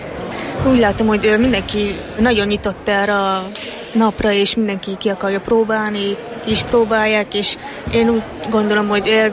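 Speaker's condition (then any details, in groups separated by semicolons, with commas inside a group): Deafness; hearing loss, Deaflympic hurdler, deaf races started by start lights instead of sound; speaks orally in radio interview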